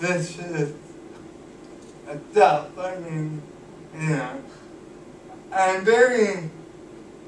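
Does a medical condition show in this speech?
Yes: cerebral palsy; cannot walk, uses wheelchair.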